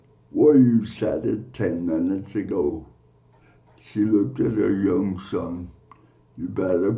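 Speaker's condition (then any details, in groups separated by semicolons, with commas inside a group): Cerebral palsy; from birth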